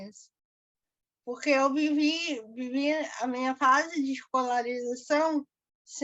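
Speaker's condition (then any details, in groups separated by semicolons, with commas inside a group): Cerebral palsy; birth brain injury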